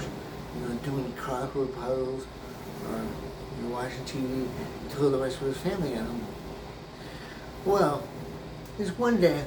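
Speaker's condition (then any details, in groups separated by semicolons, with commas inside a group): Brain injury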